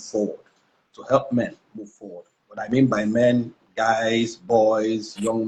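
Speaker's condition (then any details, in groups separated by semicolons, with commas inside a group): No condition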